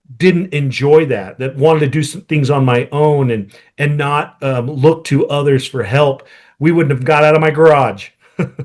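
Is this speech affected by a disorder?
No.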